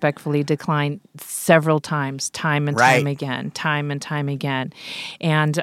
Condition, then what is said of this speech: No condition.